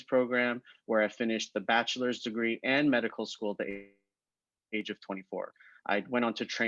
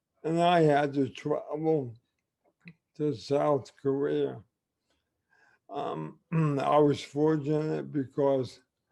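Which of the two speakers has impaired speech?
The second: ALS; limb onset, prior ulnar nerve and cervical spine surgery.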